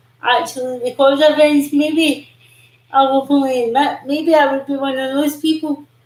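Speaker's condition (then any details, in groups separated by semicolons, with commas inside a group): Cerebral palsy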